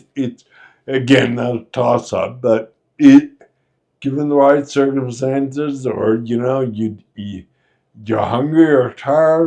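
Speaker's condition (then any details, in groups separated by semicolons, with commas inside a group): Friedreich's ataxia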